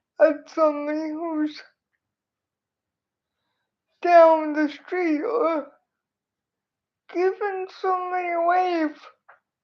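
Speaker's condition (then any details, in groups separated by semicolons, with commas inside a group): Cerebral palsy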